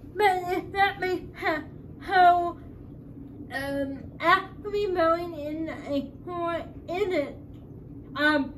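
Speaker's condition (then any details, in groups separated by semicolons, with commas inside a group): Cerebral palsy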